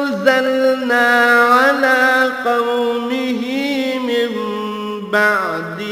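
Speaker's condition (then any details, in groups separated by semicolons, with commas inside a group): No condition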